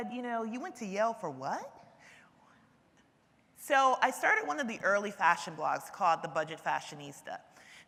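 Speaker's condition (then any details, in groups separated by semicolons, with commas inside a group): No condition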